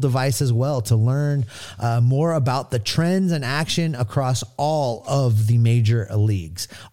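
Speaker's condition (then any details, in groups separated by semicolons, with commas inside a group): No condition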